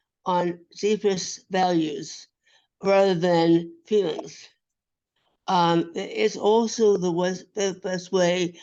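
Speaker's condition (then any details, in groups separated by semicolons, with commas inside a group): Acquired brain injury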